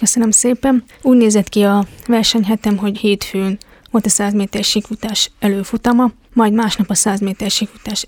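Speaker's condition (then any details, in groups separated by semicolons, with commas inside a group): Deafness; congenital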